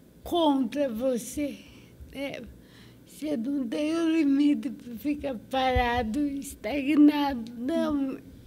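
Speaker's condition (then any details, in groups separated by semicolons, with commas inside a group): Cerebral palsy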